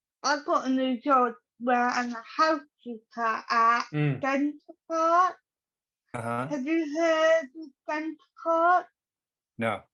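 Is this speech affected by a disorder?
Yes: cerebral palsy.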